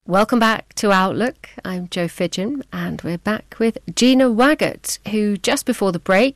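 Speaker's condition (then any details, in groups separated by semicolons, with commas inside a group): No condition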